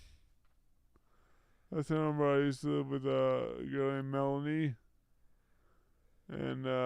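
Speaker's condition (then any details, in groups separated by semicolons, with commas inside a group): Brain injury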